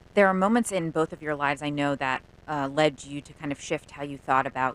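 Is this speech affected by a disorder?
No.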